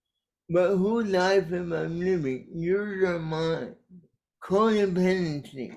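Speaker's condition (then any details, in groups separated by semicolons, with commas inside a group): Cerebral palsy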